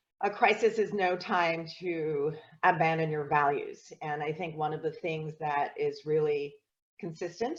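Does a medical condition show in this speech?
No.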